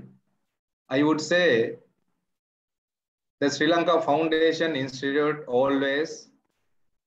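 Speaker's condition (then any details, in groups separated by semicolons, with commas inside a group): No condition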